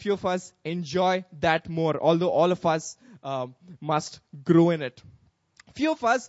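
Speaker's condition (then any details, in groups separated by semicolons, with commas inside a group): No condition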